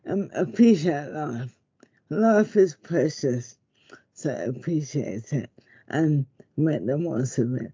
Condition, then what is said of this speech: ALS (motor neuron disease). Like, if I start speaking, they were like, okay, don't speak, it's okay.